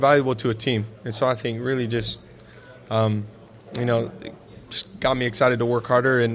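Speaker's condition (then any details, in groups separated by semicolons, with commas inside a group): No condition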